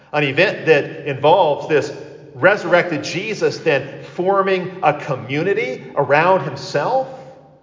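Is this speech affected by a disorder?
No.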